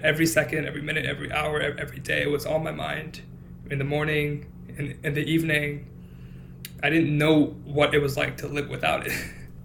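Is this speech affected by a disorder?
Yes: stuttering; lifelong since childhood, father also stutters, formerly covert; still stutters, including slips in medical school; gets stuck on words, worse with anxiety and depression, good and bad days; here repeated sounds, repeated words.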